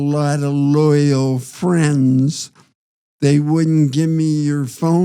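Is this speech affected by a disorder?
Yes: Parkinson's disease.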